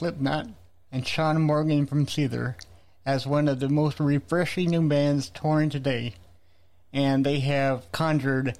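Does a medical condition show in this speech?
Yes: cerebral palsy; back pain.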